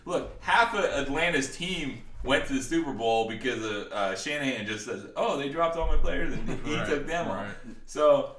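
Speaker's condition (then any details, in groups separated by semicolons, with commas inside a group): No condition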